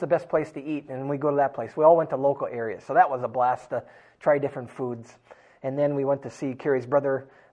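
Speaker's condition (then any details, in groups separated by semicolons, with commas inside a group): No condition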